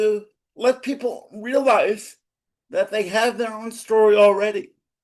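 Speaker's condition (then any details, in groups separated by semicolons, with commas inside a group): Cerebral palsy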